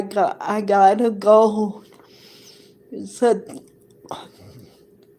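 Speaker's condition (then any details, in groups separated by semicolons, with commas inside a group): Cerebral palsy; present from birth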